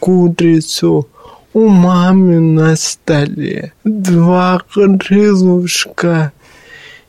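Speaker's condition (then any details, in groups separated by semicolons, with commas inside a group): Cerebral palsy; parents told would die within three weeks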